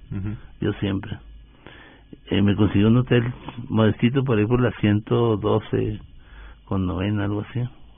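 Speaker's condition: Parkinson's disease; under neurologist care, seen last week

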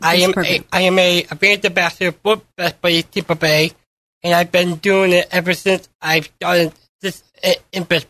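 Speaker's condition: Down syndrome; present from birth

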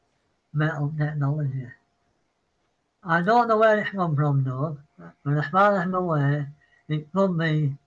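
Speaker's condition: Parkinson's; apologizes mid-sentence

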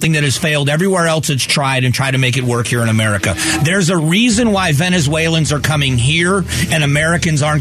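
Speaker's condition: No condition

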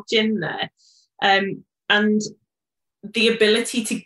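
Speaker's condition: No condition

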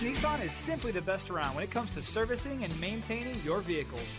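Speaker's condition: No condition

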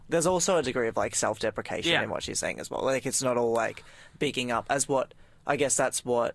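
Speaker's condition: No condition

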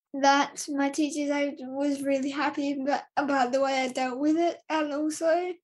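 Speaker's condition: Cerebral palsy; spastic dystonic quadriplegia, limits daily tasks such as getting dressed

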